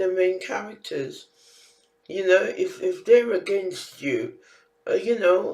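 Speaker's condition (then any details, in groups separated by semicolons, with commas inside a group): Facial palsy; can barely hear own speech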